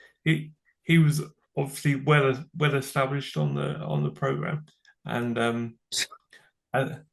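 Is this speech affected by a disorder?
Yes: cerebral palsy; from birth.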